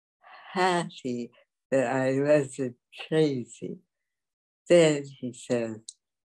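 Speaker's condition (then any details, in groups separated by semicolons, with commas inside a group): Dystonia; affects walking and speech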